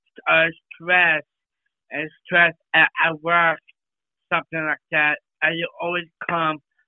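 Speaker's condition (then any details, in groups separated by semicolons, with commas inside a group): Down syndrome; short simple answers, non-standard grammar, business partner completes some sentences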